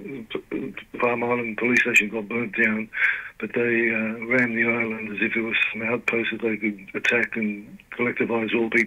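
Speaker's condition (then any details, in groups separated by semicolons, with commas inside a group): Parkinson's disease; can't do much more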